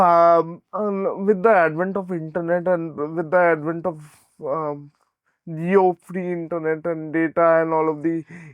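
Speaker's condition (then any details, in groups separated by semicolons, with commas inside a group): Cerebral palsy; brain oxygen deprivation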